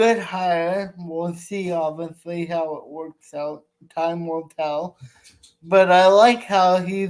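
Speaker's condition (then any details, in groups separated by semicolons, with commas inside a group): Cerebral palsy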